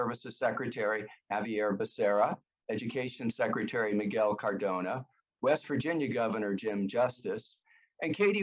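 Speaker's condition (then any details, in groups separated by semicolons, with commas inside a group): No condition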